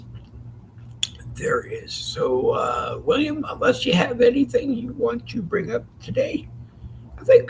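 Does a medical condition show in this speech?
Yes: lewy body dementia; Parkinson's-linked form.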